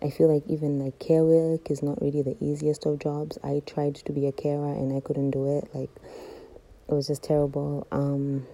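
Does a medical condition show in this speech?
No.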